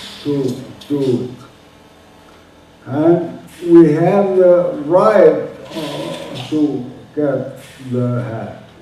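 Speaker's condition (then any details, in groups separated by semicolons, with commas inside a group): Motor neuron disease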